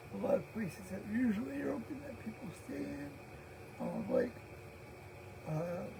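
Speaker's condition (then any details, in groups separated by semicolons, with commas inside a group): Cerebral palsy; present since birth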